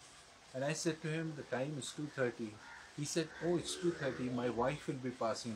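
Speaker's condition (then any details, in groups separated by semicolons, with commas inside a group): No condition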